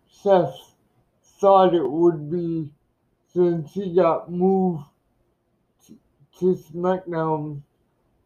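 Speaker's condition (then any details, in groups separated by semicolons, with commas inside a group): Cerebral palsy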